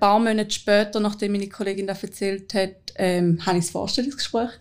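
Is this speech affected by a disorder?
No.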